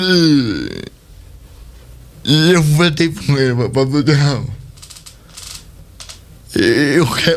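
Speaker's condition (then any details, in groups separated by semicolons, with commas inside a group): Cerebral palsy; speech not normal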